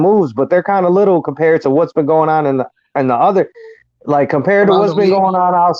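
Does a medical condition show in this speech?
No.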